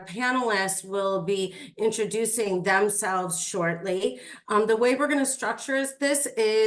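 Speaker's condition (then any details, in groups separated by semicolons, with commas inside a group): No condition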